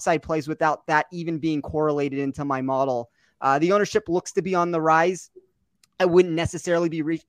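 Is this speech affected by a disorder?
No.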